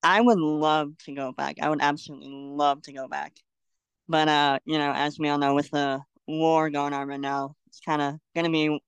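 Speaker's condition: Cleft lip and palate; frequent illness and hospital stays in first year

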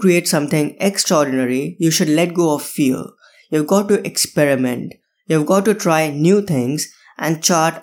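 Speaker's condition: No condition

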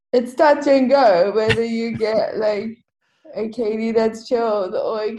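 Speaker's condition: Cerebral palsy; quadriplegic, wheelchair user

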